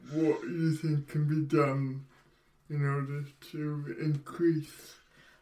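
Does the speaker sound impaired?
Yes: cerebral palsy.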